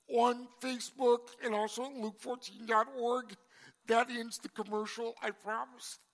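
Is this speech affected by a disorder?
Yes: cerebral palsy; congenital.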